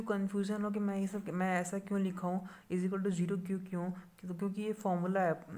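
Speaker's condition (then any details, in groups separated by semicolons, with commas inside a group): No condition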